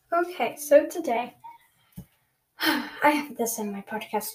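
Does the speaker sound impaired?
No.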